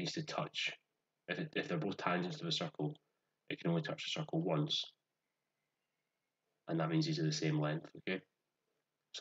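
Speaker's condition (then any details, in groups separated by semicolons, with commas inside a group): No condition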